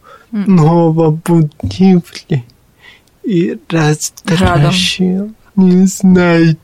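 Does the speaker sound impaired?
Yes: cerebral palsy; since birth, born apparently lifeless, parents told would die within three weeks; speech defect noticeable to others, not heard by self, startled by own voice on microphone.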